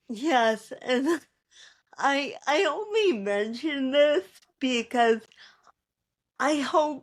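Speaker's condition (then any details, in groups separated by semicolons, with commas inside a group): Cerebral palsy; speech therapy as child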